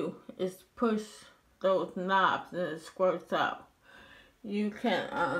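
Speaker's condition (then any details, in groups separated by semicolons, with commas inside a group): ALS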